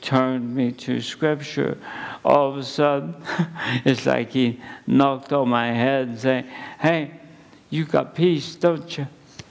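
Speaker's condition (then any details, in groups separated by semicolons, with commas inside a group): ALS; at least a couple of months since diagnosis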